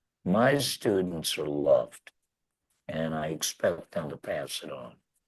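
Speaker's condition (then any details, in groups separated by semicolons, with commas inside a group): Laryngectomy; 11 years since surgery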